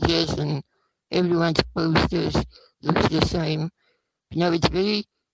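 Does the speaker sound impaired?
Yes: spinal muscular atrophy; not much treatment available at this stage.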